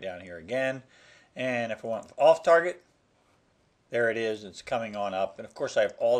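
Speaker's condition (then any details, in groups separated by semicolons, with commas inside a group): No condition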